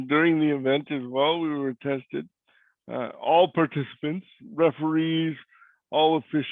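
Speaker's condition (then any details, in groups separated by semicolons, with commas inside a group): Cerebral palsy; cannot walk; voice is different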